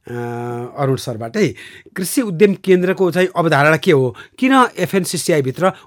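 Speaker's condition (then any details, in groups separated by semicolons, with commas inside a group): No condition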